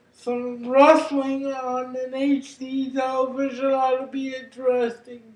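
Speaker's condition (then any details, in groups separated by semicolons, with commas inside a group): Cerebral palsy; brain injury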